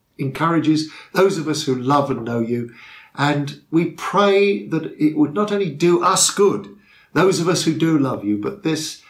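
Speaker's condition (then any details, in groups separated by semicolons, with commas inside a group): No condition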